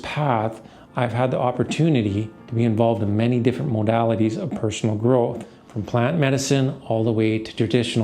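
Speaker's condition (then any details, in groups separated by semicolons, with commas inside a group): No condition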